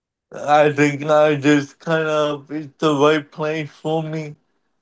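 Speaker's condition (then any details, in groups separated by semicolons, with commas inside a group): Cerebral palsy; uses wheelchair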